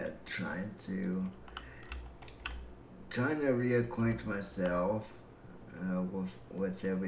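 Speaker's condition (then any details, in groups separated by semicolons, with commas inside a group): Cerebral palsy; breathing fine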